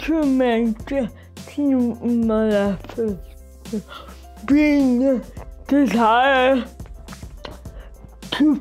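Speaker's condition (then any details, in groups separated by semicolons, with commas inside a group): Cerebral palsy; severe physical impairment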